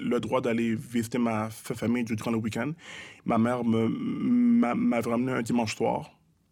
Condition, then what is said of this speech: Stuttering. Tu es un des rappeurs québécois qui est capable de rapper le plus vite.